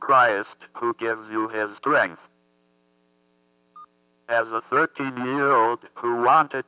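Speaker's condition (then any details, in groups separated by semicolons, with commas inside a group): Athetoid cerebral palsy; communication box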